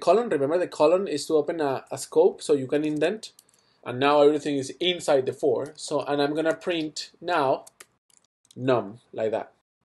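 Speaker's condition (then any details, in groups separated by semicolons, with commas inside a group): No condition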